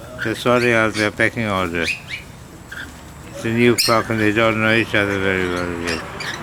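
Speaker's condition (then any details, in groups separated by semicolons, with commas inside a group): Parkinson's disease; hypersalivation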